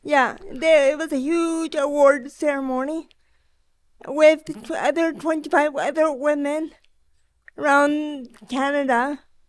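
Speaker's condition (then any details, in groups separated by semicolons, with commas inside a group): Cerebral palsy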